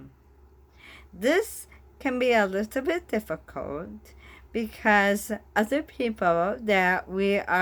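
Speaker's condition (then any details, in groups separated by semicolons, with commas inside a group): Bulbar ALS, bulbar onset; slowed speech, some sound combinations hard, worse some days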